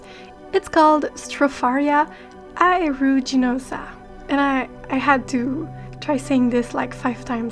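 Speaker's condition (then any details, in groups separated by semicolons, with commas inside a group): No condition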